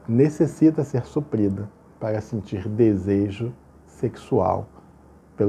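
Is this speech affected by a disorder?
No.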